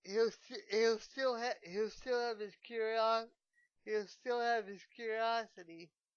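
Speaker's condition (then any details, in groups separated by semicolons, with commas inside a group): Cerebral palsy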